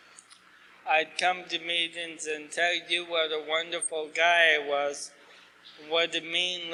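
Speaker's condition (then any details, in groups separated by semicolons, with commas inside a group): ALS; asked to talk slower, clearer, losing voice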